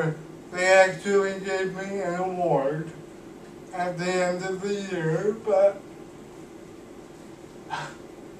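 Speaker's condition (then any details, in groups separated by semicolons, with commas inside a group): Cerebral palsy; cannot walk, uses wheelchair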